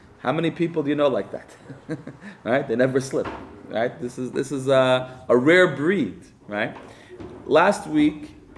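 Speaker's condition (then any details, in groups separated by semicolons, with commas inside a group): No condition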